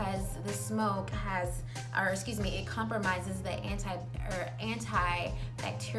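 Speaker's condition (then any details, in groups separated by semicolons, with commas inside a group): No condition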